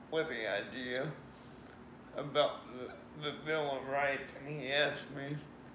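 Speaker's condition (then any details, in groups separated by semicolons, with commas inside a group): Cerebral palsy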